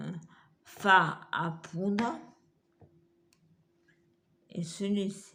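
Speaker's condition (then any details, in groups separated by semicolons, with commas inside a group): Multiple sclerosis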